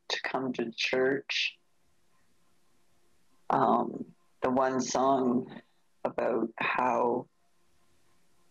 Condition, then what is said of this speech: Aphasia. The thoughts just don't go to your mouth quick enough.